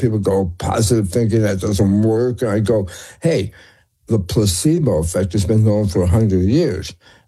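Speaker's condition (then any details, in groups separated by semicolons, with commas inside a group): Tongue cancer; found via ENT doctor after hearing problem, ear pain, throat scan malignant then benign; slurred speech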